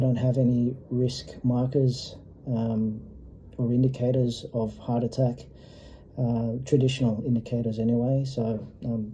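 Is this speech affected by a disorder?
No.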